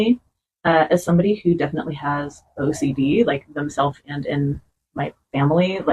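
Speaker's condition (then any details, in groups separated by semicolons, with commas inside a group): No condition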